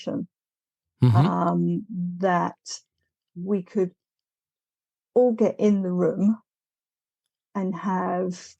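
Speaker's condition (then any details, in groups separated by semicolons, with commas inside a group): No condition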